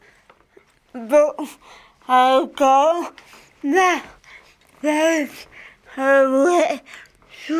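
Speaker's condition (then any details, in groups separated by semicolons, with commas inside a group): Cerebral palsy; from birth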